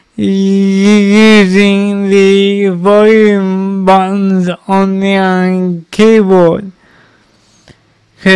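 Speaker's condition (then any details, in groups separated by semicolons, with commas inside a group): Cerebral palsy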